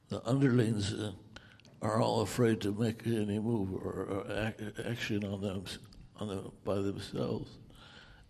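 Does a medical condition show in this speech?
Yes: Parkinson's; over 14 years since onset.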